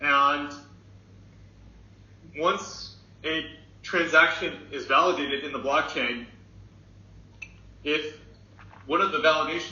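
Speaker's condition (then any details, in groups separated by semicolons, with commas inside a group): No condition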